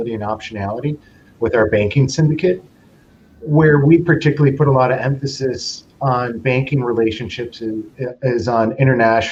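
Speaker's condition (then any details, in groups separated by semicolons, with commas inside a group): No condition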